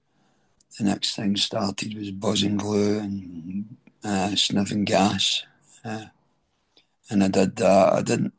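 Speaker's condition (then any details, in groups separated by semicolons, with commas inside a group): Throat cancer treatment effects; chemo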